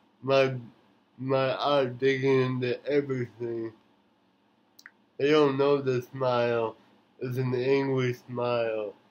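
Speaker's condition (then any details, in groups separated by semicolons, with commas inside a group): Cerebral palsy; since birth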